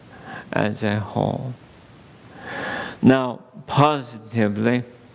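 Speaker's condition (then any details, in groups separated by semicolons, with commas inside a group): ALS; under neurologist care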